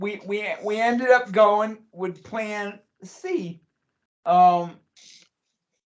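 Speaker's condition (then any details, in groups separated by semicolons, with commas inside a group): Cerebral palsy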